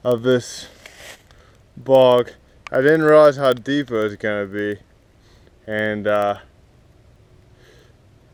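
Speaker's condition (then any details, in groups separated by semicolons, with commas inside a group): Cerebral palsy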